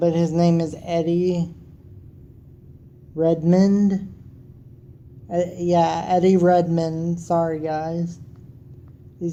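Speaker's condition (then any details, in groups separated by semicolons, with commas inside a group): Cerebral palsy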